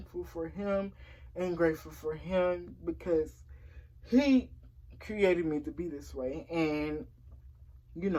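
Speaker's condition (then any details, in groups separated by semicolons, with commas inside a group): Cerebral palsy; since early childhood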